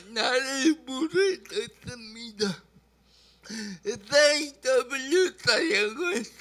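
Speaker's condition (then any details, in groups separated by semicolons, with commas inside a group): Brain lesion disability grade 1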